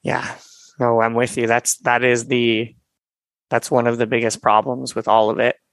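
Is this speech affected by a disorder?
Yes: cleft palate and lip; congenital cleft lip and palate, seven surgeries before age 7, hip bone grafted into mouth.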